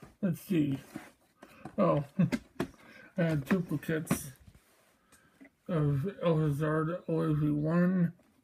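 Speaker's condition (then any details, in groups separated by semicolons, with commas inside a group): Mobius syndrome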